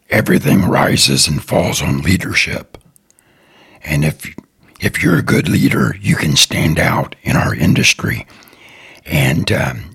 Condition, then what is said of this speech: Throat cancer. And that was my biggest fear, is I guess I feared people being critical of my voice.